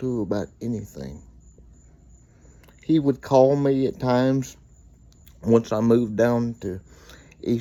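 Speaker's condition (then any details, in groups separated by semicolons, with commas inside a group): Cerebral palsy; uses wheelchair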